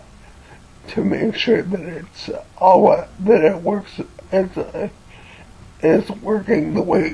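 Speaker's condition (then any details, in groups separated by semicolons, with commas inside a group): Cerebellar ataxia from brain tumour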